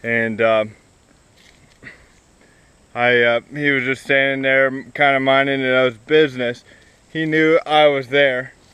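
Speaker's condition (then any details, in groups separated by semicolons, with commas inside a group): Cerebral palsy; spastic, affects walking and legs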